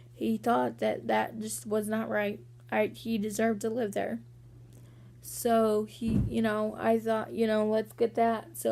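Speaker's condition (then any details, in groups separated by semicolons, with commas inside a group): Cerebral palsy; walking sometimes hard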